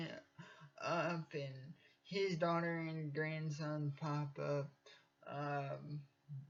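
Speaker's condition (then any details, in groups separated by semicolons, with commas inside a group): Cerebral palsy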